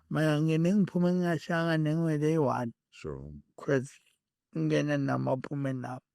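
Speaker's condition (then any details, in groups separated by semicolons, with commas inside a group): Cerebral palsy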